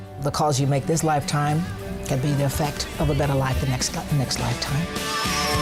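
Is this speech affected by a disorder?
No.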